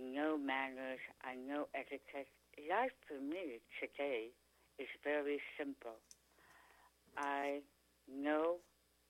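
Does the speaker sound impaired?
Yes: tongue cancer; speaking and eating again after surgery.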